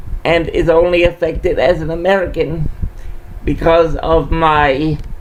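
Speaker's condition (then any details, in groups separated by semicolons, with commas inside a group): Cerebral palsy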